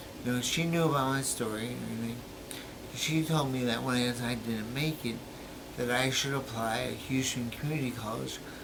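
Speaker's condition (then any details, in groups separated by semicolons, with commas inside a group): Brain injury; memory greatly affected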